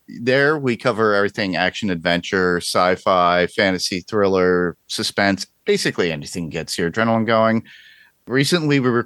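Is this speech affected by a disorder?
No.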